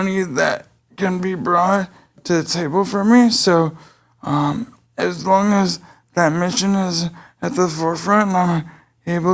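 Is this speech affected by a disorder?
Yes: cerebral palsy; able to speak.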